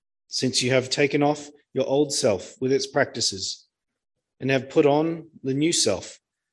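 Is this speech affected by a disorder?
No.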